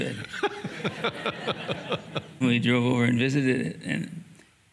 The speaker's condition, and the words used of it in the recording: Parkinson's disease. Writing and speaking is your livelihood, and both are affected by this.